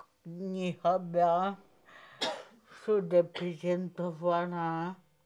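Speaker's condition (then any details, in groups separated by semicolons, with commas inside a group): Cerebral palsy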